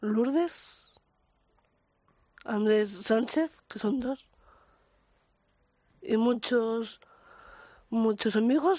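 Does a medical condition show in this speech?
Yes: Down syndrome; trisomy 21.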